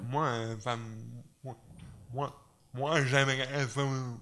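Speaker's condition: Cerebral palsy with stuttering; scripted stuttering jokes, once rejected at audition for stuttering too much, later unnoticed

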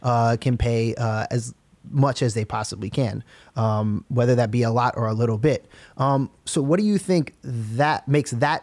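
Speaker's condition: No condition

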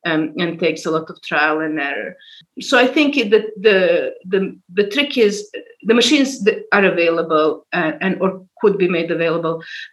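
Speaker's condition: No condition

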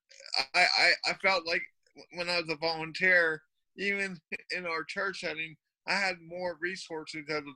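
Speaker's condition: Cerebral palsy; cerebral palsy since birth

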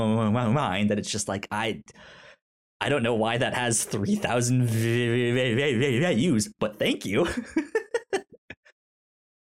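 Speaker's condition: Stutter; stutter since childhood, cause unknown, explained as brain moving faster than mouth, speech therapy in elementary school; stutter when talking; repeated sounds, prolonged sounds

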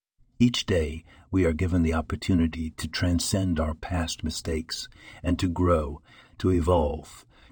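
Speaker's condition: No condition

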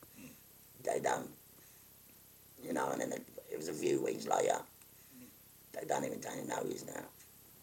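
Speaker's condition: Total laryngectomy; voice valve speech, leaks leave no voice, electrolarynx backup, not heard in groups, swallow about 10%

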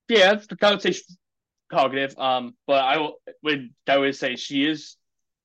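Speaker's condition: Stuttering; lifelong stuttering, father also stutters; words sometimes take longer to come out, may look tense when getting stuck; repeated sounds, prolonged sounds

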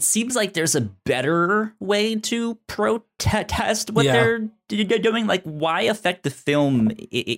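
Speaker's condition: Stutter; self-reported stutter; expects stutter to be an obstacle for some listeners; repeated sounds

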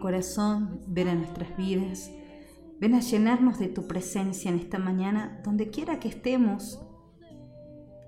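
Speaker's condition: No condition

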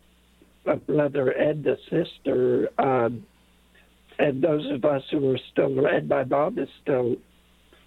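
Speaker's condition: Late-onset Pompe disease; over 250 infusions

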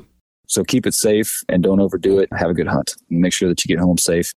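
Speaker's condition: No condition

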